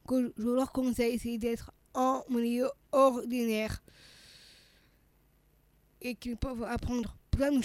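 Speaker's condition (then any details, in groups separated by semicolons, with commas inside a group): Down syndrome (trisomy 21); age 39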